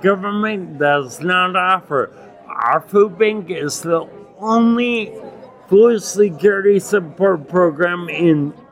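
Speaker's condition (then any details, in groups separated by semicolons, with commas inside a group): Acquired ataxia with dysarthria; Lance-Adams syndrome, contaminated-jacuzzi Legionnaires' pneumonia, 12-day induced coma, brain damage, myoclonus, onset age 39; difficult articulation, speaking feels like elephant on chest, gets winded, bites tongue 2-3 times daily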